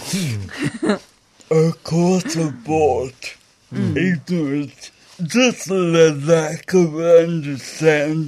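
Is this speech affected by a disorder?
Yes: stroke with aphasia; acquired brain injury from stroke, disability mostly in brain controlling muscles, balance issues, walks funny; about 10 years since stroke; talks funny, a bit of aphasia, thinking fine.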